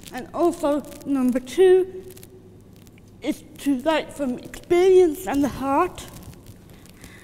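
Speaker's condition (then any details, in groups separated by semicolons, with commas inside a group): Cerebral palsy; from birth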